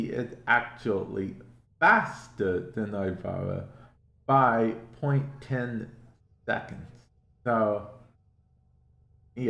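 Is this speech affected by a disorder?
Yes: cerebral palsy; affects speech.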